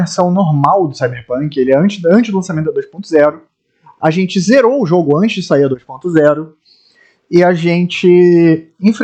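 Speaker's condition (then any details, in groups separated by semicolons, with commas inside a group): No condition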